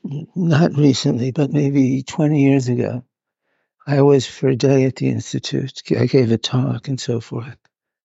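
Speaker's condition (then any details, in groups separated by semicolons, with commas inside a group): Parkinson's; neurological disorder, hidden from others in early stages, now openly shown; audio hard to capture at points, partly due to movement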